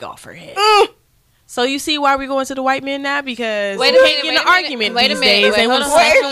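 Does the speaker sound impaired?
No.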